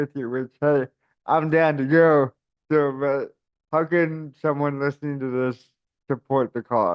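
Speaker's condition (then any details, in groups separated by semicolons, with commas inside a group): Cerebral palsy; caused by stroke at birth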